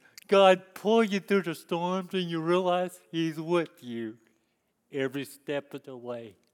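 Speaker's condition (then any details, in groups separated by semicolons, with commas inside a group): Cerebral palsy; lifelong disability since youth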